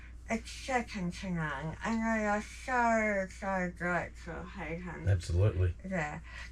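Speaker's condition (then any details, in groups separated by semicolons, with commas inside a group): Jaw cancer surgery; tracheostomy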